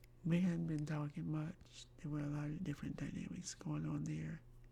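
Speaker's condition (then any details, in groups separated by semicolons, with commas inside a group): Myasthenia gravis; slurred speech before diagnosis, severe breathing difficulty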